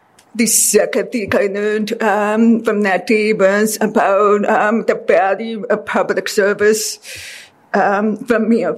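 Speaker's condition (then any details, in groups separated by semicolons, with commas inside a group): Deafness; deaf since childhood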